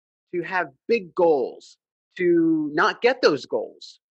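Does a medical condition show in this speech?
No.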